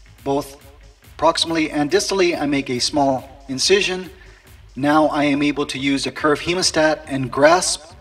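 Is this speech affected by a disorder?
No.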